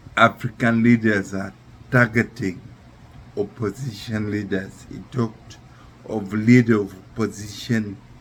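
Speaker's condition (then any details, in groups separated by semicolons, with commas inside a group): Neurological disease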